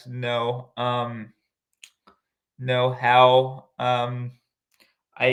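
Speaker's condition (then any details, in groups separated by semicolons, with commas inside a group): Cerebral palsy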